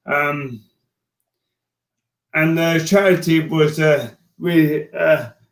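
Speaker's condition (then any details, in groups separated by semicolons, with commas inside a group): Motor neurone disease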